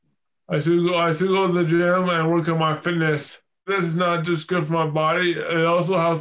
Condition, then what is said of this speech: Dysarthria. He may have had an injury that changes the way he speaks, but it's given him a voice and